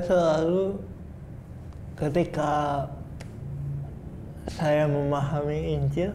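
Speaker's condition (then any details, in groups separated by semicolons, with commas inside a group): Cerebral palsy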